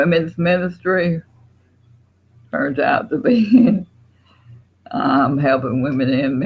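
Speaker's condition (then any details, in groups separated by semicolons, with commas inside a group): Parkinson's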